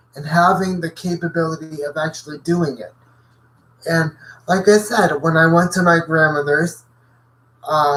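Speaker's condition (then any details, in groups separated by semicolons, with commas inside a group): Cerebral palsy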